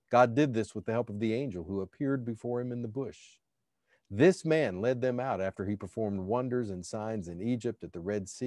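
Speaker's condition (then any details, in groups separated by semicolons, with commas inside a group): No condition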